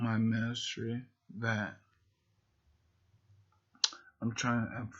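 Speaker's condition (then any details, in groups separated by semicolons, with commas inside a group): Multiple sclerosis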